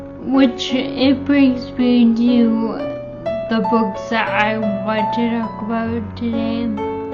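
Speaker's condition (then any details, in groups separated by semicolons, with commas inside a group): Friedreich's ataxia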